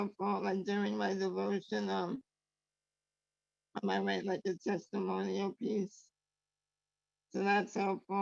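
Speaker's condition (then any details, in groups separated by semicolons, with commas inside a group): Traumatic brain injury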